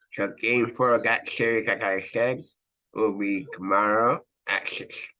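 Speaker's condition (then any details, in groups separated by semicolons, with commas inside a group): Cerebral palsy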